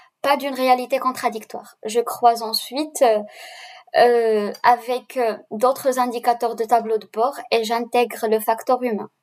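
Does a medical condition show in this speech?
No.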